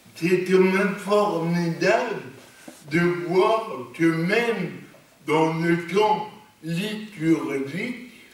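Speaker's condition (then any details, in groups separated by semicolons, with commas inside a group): Cerebral palsy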